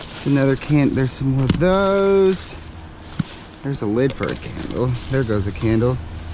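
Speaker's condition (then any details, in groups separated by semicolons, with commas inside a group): No condition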